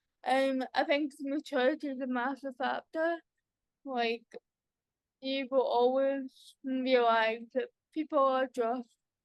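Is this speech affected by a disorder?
Yes: cerebral palsy.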